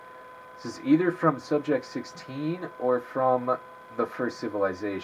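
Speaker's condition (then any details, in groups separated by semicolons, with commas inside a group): No condition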